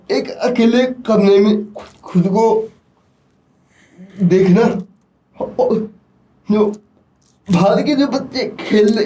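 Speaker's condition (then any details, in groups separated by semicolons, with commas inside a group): Cerebral palsy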